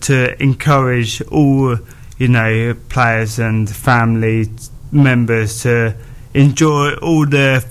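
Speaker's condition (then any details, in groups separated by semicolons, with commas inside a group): Motor neurone disease; progressive neurological disorder affecting muscles throughout the body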